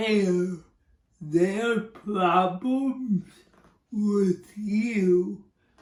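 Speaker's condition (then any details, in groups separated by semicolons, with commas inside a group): Cerebral palsy; speech impairment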